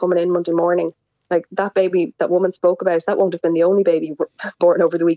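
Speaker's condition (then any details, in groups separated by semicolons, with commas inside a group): No condition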